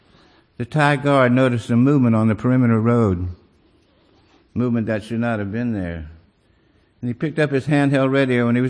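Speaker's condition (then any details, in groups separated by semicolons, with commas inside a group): Parkinson's disease; leg pain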